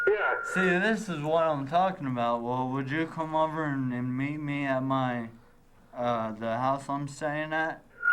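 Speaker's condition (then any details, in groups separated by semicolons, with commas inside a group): Traumatic brain injury; now talking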